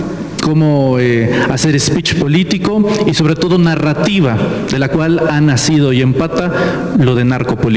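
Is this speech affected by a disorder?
No.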